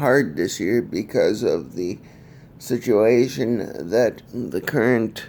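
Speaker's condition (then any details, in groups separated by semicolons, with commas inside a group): Cerebral palsy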